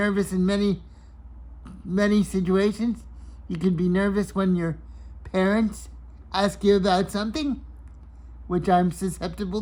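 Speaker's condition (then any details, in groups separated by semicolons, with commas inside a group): Cerebral palsy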